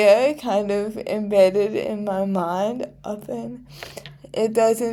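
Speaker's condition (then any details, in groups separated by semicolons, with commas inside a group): Cerebral palsy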